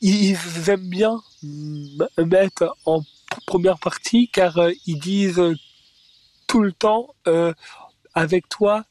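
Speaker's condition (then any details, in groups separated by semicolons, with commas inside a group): Stuttering; described as a speech disorder; stumbles over words, voice left unedited in broadcast; prolonged sounds, blocks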